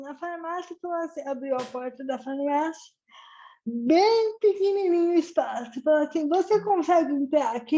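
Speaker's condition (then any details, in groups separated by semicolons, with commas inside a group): Cerebral palsy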